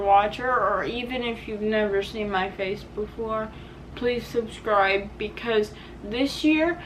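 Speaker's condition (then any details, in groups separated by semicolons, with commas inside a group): Cerebral palsy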